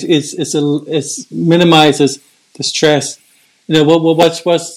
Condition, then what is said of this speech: Stuttering. However, with the help of the Fluency Plus program, I'm able to manage it within reason.